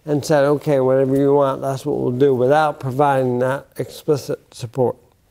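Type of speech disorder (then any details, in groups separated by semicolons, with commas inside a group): Bulbar dysarthria; bulbar onset ALS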